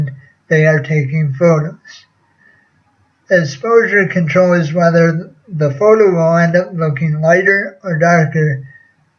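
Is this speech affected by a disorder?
Yes: cerebral palsy.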